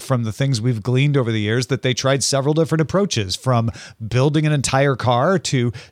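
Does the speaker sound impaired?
No.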